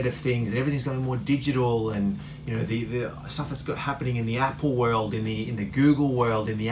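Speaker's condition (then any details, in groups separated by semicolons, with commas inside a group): No condition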